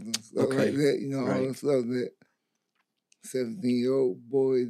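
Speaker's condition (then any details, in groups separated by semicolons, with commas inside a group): Stroke; blocked neck artery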